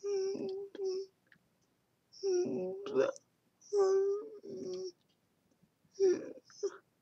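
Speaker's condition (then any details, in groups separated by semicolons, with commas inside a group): Cerebral palsy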